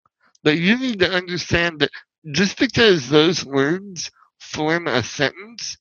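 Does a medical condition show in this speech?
Yes: spinal muscular atrophy; wheelchair user.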